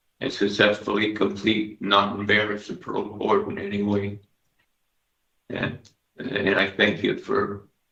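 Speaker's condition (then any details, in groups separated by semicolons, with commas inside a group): Parkinson's disease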